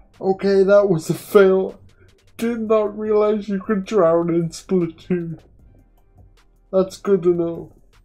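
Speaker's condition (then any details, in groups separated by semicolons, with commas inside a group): Quadriplegic cerebral palsy; uses one hand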